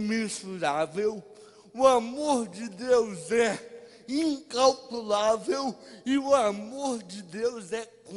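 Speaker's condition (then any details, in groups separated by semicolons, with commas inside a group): Cerebral palsy; no speech as child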